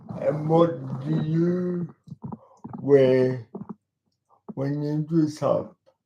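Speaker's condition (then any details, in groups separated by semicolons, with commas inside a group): Cerebral palsy; talks slowly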